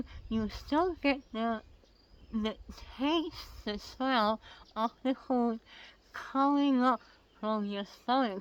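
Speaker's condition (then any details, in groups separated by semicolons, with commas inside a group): Oral cancer; tracheostomy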